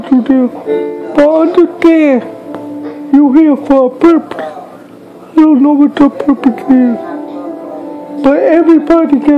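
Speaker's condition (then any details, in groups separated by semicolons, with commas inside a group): Cerebral palsy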